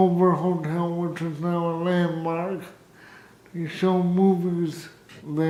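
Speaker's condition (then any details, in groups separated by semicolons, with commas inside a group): Cerebral palsy, severe; spastic type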